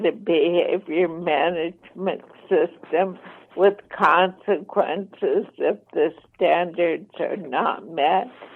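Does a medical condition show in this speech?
Yes: ALS, mild; voice slightly impaired.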